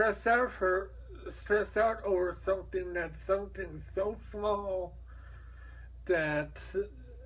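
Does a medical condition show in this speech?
Yes: mobius syndrome.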